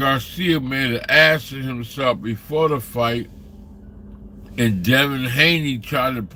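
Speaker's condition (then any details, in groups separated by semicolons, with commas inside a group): Slurred speech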